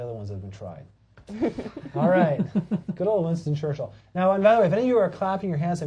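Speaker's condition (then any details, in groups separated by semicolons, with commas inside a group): No condition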